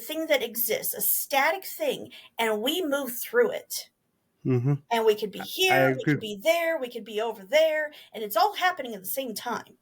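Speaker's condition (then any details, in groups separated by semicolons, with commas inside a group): No condition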